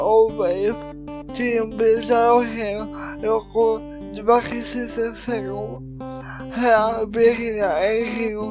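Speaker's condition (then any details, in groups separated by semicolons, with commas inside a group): Cerebral palsy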